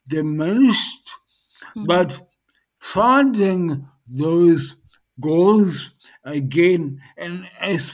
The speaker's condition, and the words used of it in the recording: Dysarthria. And in saying that, a lot of people have over the years not understood me.